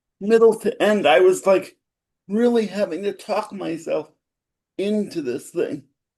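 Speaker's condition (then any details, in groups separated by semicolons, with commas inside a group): Cerebral palsy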